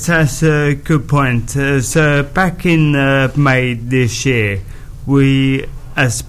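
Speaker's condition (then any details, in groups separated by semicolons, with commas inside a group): Motor neurone disease; speech heavily impacted, slowed down, slurred around the edges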